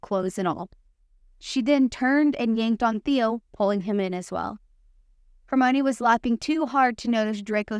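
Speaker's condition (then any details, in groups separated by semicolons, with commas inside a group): No condition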